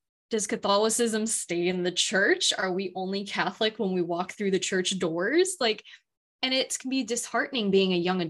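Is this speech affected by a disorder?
No.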